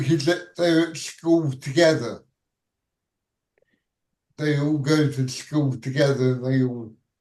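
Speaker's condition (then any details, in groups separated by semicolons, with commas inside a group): Cerebral palsy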